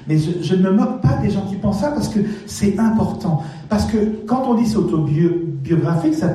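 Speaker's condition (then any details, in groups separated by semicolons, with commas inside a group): Stuttering; onset in childhood, very severe stutter as child, still present; milder than in childhood; could not speak as child, now stutters when lying, angry or very irritated; repeated sounds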